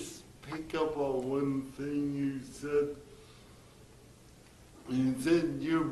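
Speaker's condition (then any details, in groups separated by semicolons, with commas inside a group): Cerebral palsy; from birth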